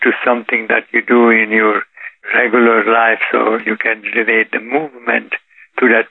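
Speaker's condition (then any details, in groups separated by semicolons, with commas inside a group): Parkinson's disease; walks 3 miles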